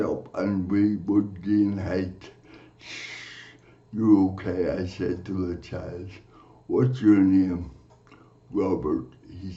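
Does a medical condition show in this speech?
Yes: cerebral palsy; from birth.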